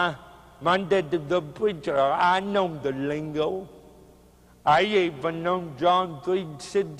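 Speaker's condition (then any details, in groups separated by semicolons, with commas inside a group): Cerebral palsy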